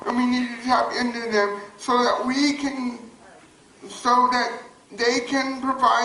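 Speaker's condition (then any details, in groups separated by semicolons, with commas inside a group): Cerebral palsy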